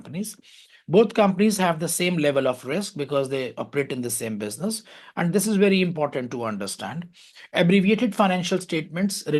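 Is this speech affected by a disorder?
No.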